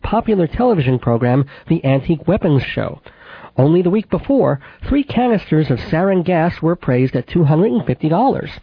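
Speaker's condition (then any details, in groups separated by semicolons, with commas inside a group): Cleft palate with lisp, cleft lip and palate, mild; could not nurse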